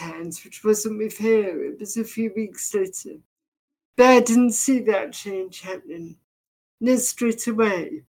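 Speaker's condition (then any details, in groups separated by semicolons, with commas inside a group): Deafness, severe; vocabulary partly picked up from reading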